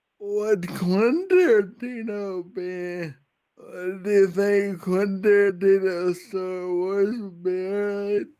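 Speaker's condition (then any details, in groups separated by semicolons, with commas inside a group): Friedreich's ataxia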